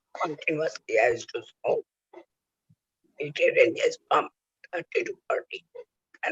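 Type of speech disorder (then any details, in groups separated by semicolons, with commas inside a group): Oesophageal speech; laryngectomy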